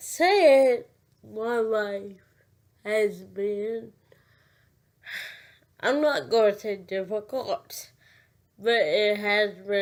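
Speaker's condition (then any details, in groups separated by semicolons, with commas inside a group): Cerebral palsy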